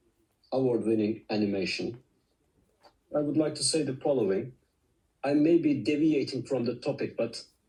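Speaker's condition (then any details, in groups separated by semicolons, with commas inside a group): No condition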